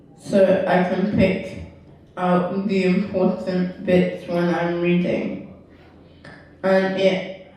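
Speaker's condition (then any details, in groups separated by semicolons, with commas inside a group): Cerebral palsy; left side weaker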